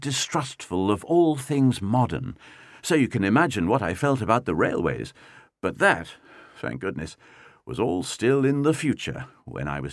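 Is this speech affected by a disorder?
No.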